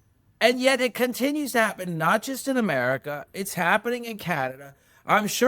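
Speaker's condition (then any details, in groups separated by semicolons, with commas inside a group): No condition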